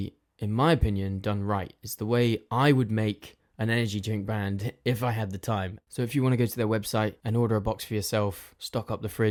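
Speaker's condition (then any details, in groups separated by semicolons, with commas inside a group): No condition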